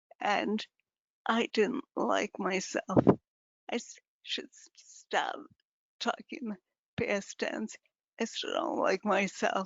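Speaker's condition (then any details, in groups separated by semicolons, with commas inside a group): Advanced multiple sclerosis; quadriplegic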